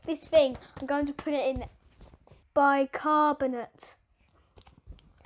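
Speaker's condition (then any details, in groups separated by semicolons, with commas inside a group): No condition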